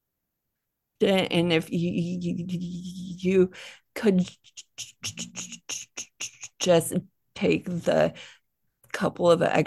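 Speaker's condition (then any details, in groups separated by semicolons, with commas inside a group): Stuttering; stutter since childhood, more severe when younger, quiet child avoiding speaking, NSA workshop in Fort Lauderdale; still stutters, no problems communicating at work, growing confidence; more comfortable the more people spoken to, sound repetitions; blocks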